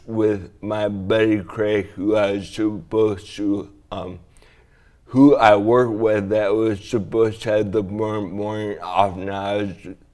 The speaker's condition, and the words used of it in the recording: Brain injury. Walk, you came in with a walker, and your speech is slurred, but you're very point on with everything.